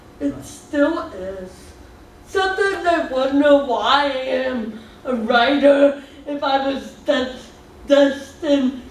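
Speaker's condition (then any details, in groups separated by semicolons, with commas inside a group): Cerebral palsy; brain damage around birth, affects walking and speech, wears braces; body movement difficult; speech slightly off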